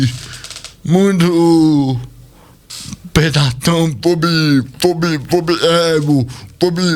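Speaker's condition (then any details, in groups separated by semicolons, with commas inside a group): Cerebral palsy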